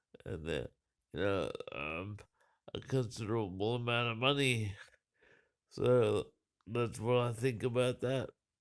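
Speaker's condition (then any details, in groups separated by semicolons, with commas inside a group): Cerebral palsy; uses wheelchair; cannot bend over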